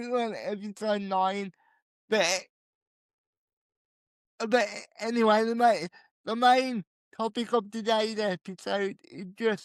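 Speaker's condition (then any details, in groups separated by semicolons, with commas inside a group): Cerebral palsy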